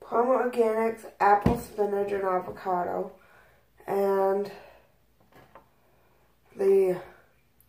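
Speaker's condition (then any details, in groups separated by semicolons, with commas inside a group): Cerebral palsy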